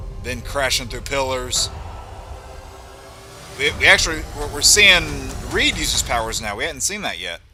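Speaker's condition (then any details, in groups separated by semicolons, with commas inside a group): No condition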